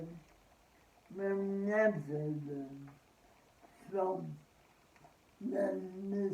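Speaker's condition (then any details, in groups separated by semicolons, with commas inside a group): Cerebral palsy; spastic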